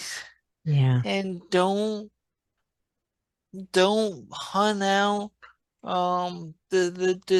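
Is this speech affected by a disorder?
Yes: traumatic brain injury.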